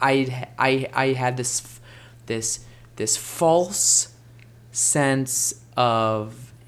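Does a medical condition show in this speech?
Yes: stuttering; no longer uses fluency techniques, stutters openly including in acting; fluent when singing, formerly word switching and circumlocution, hiding caused tension and struggle; here repeated words, blocks.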